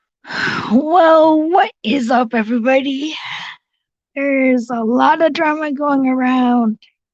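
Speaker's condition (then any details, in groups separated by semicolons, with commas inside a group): Cerebral palsy; since birth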